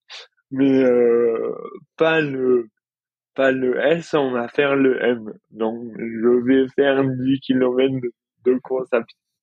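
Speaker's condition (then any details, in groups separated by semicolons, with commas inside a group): Dystonia; from birth, involuntary contractions, affects fine motor skills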